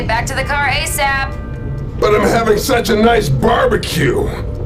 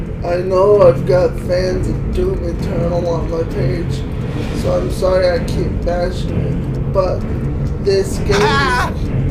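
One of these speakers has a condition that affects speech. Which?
The second: cerebral palsy.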